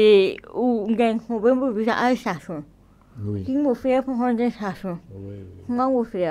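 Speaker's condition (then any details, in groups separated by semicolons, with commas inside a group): Cerebral palsy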